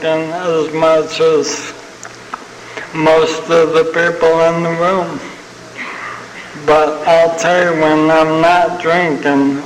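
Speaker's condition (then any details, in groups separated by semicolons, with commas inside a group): ALS (Lou Gehrig's disease); young onset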